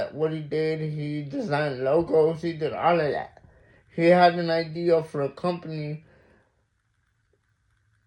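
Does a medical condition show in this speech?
Yes: mild cerebral palsy.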